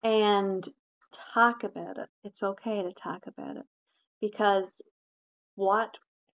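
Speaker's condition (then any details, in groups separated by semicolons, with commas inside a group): Stuttering; stuttering since childhood, childhood speech therapy, no cure; currently in speech therapy, neck relaxation and breathing techniques, fluency skills; still stutters, notably on own name or number, therapy increased fluency; prolonged sounds, blocks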